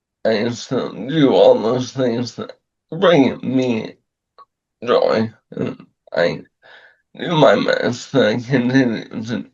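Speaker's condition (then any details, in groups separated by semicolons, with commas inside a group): ALS; about two years since onset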